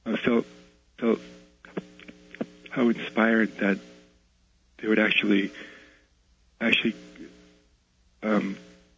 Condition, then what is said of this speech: Stuttering. Well, I want to first actually say that at times when I speak, I stutter at times.